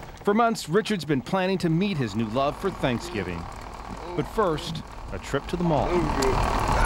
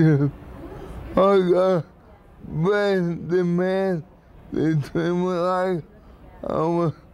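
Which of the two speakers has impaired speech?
The second: cerebral palsy, severe; cerebral palsy from birth, uses wheelchair.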